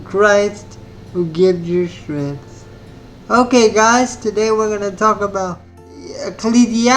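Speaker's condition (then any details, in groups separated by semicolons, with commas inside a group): Spastic cerebral palsy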